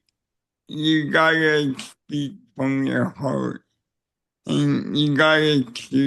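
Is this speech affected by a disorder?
Yes: cerebral palsy; neck surgery went badly.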